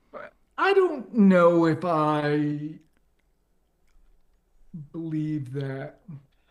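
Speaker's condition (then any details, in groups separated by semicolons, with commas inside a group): ALS; progressive, onset leg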